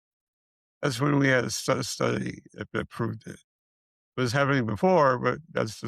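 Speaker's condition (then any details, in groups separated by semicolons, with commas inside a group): Multiple system atrophy; central hypoventilation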